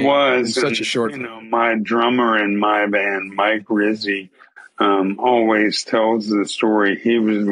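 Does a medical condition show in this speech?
Yes: ALS.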